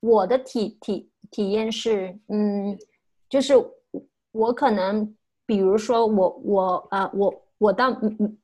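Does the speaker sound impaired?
Yes: stuttering; since childhood, not yet overcome, may never overcome; still stutters; no stuttering when talking to self, stutters when talking with others; here repeated sounds, repeated words, prolonged sounds, blocks.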